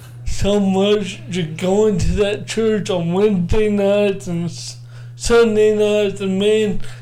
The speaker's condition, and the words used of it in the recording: Cerebral palsy. I'm perfectly normal, other than speech.